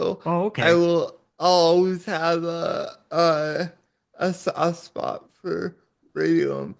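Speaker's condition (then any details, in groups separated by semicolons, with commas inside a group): Cerebral palsy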